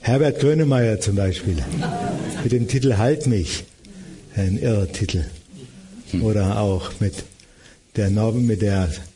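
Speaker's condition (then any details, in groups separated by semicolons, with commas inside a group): Parkinson's disease; diagnosed at age 57, began with resting hand tremor, confirmed by brain imaging; about 16 to 17 years since diagnosis, tremor-free on stage, almost daily falls, reduced mobility; host asks for his voice to be made louder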